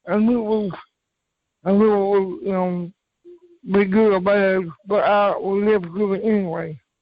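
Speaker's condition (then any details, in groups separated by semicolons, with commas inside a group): Cerebral palsy; from birth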